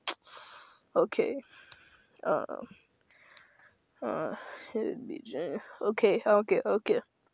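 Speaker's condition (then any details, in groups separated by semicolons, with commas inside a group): No condition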